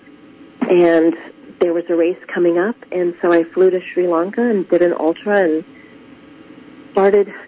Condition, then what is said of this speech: No condition.